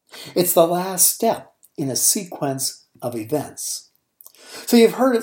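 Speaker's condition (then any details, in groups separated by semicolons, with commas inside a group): No condition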